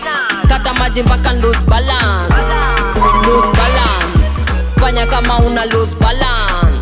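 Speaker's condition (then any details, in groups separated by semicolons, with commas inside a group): No condition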